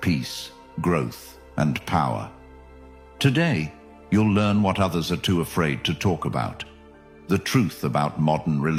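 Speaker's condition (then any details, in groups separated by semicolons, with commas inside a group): No condition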